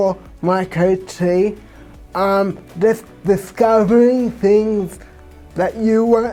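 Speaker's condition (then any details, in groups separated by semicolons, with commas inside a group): Cerebral palsy; from birth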